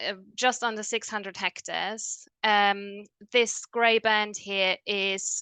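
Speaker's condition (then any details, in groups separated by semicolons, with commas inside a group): No condition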